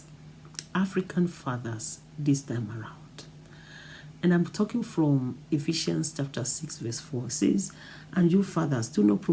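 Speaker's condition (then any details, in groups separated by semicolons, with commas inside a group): No condition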